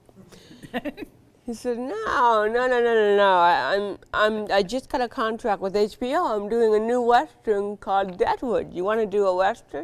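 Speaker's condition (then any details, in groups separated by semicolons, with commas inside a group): Cerebral palsy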